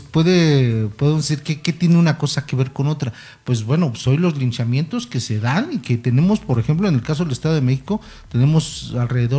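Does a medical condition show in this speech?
No.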